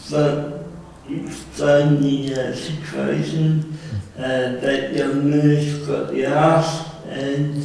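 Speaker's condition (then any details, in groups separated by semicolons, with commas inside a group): Cerebral palsy; present since birth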